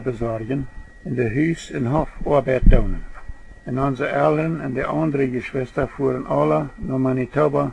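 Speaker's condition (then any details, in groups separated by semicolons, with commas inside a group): No condition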